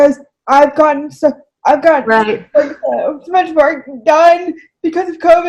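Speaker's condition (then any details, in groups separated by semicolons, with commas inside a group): Cerebral palsy; since birth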